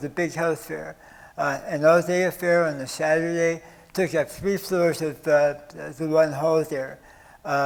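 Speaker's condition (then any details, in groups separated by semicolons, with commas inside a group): Stage 4 oral cancer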